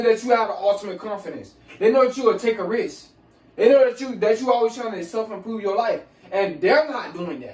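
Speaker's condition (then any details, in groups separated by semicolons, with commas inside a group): No condition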